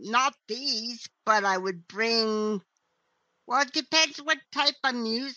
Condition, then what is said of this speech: Cerebral palsy. I wanted to be a professional singer-songwriter when I was able to sing, mm-hmm.